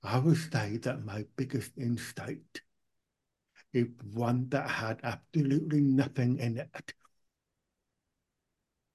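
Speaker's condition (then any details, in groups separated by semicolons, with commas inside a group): Profound deafness, born profoundly deaf, cochlear implant; powerful hearing aids early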